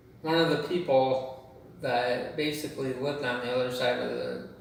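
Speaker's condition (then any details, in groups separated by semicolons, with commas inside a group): Cerebral palsy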